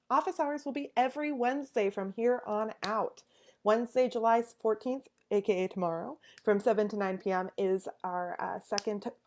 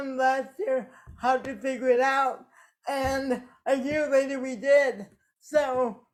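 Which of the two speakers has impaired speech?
The second: cerebral palsy; affects speech.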